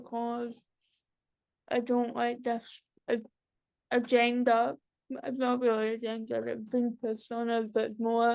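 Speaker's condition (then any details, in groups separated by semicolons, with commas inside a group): Cerebral palsy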